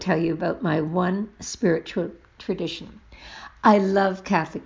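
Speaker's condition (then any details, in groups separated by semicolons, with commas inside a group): No condition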